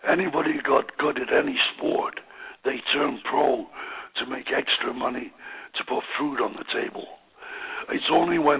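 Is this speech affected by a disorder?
Yes: voice box damage after neck operation; voice affected.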